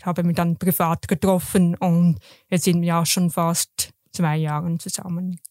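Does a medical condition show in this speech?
Yes: deafness; congenital profound hearing loss to deafness, detected at age one in hospital, later cochlear implant; raised oral, intensive hearing and speech therapy, lip reading, felt therapist's vibrations to learn sounds.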